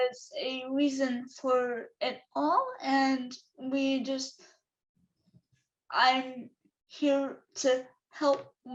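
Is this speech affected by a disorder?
Yes: cerebral palsy.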